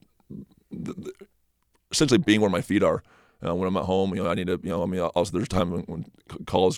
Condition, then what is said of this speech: Stuttering. I've learned that, you know, I feel more confident, and when I'm more confident, I feel like I stutter less.